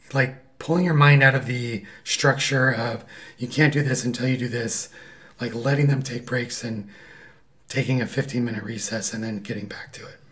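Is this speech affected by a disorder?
Yes: paralyzed vocal cord; caused by thyroid cancer; voice sounds different because of paralyzed vocal cord.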